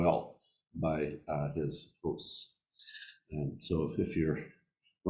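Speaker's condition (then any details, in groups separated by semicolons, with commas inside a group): No condition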